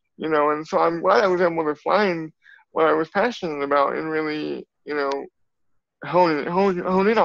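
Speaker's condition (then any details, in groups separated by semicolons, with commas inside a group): Cerebral palsy; from birth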